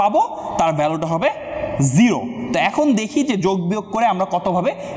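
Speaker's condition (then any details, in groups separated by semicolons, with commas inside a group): No condition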